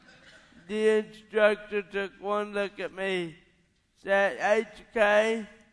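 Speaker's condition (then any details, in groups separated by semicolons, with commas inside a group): Cerebral palsy; caused by parents' lifestyle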